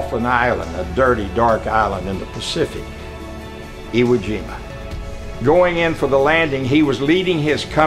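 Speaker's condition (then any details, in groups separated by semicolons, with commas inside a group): No condition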